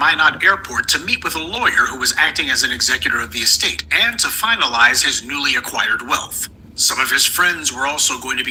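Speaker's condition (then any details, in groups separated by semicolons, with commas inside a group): No condition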